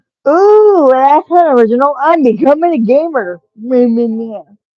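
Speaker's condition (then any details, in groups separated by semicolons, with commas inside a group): Cerebral palsy, spastic; from birth, muscle spasms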